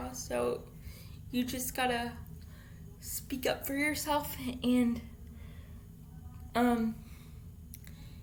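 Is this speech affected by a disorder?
Yes: cerebral palsy; infant ventilator.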